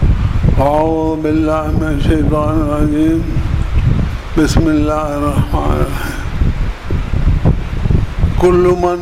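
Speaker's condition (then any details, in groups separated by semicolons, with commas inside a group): Difficulty speaking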